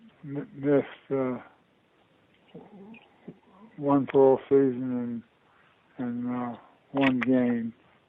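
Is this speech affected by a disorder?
Yes: Parkinson's disease.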